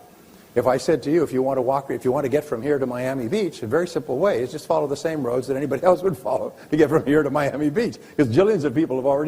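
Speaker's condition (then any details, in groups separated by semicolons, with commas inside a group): No condition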